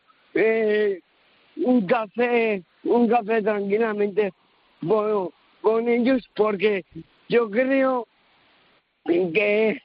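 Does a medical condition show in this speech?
Yes: cerebral palsy; diagnosed years later after MRI.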